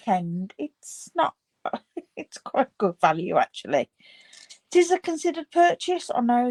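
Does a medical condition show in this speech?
No.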